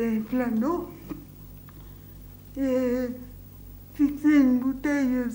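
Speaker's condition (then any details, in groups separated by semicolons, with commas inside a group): Cerebral palsy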